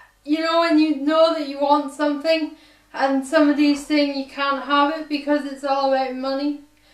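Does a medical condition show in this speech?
Yes: cerebral palsy.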